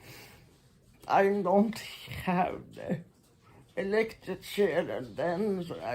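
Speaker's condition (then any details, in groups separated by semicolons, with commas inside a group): Muscular Parkinson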